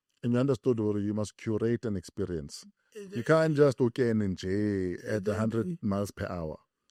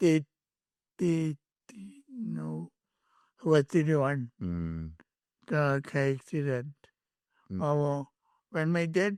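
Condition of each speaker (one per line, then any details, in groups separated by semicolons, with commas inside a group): No condition
Cerebral palsy; present from birth, slight, later car accident; speech and walking affected after car accident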